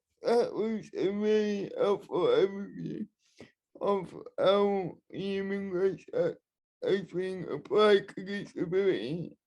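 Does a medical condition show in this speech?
Yes: cerebral palsy, spastic and dyskinetic.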